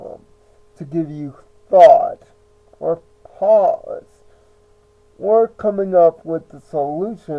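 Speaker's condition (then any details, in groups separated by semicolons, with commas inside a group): Cerebral palsy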